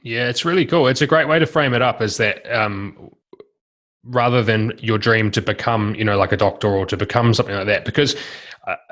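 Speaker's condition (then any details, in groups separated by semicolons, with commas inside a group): No condition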